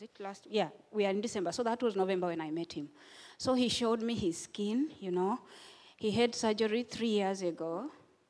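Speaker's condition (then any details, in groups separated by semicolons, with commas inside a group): No condition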